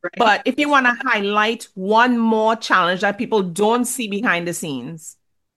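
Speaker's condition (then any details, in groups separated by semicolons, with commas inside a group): No condition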